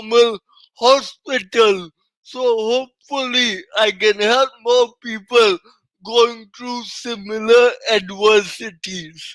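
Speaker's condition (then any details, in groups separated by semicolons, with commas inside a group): Cerebral palsy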